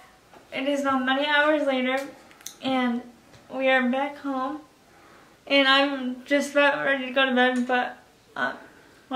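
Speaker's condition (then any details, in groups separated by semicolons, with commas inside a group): Cerebral palsy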